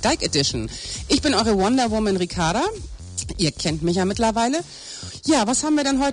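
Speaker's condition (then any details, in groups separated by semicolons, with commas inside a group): No condition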